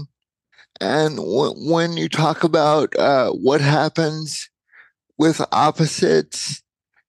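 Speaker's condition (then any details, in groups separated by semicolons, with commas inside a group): Cerebral palsy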